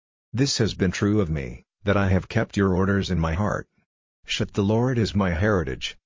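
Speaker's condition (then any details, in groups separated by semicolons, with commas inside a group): No condition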